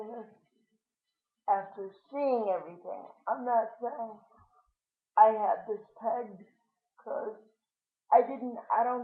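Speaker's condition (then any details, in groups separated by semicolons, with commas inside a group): Cerebral palsy; wheelchair bound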